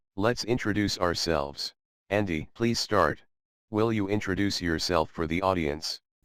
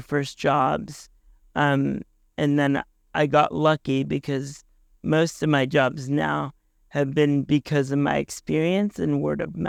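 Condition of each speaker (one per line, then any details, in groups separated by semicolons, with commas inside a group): No condition
Cerebral palsy; altered speaking timing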